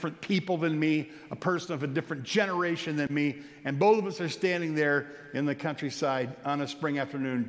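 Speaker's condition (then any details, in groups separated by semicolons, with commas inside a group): No condition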